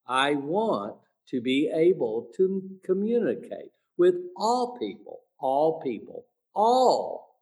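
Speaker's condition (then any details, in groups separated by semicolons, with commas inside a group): Aphasia after stroke; aphasia after stroke around age 61, lifelong, no cure; about 2.5 years post stroke, daily prosody, fluency, speed, pausing drills, intensive aphasia clinic attended; initially no words, now talks well, practice accuracy over 55%, 20% a year ago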